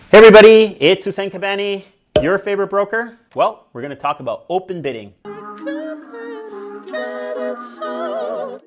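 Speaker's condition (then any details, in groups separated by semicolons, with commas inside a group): No condition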